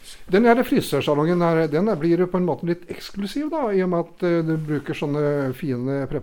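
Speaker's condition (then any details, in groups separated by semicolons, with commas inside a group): No condition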